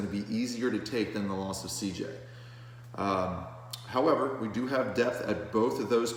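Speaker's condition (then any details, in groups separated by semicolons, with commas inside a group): No condition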